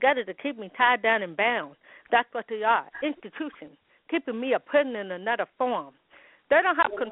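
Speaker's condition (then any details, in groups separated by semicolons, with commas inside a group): Hearing loss with speech impediment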